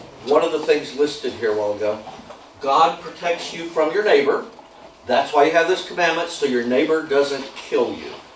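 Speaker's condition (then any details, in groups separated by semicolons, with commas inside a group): No condition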